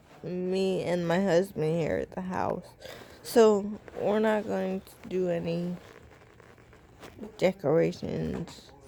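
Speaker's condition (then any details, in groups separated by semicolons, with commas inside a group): Cerebral palsy; sounds out of breath after therapy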